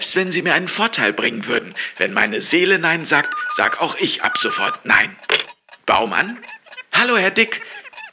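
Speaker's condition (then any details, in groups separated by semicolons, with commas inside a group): No condition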